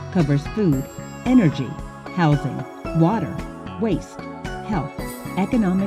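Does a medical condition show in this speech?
No.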